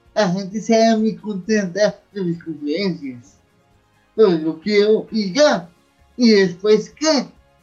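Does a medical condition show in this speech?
Yes: cerebral palsy; speech difficulty, noted as a hurdle for work as lecturer.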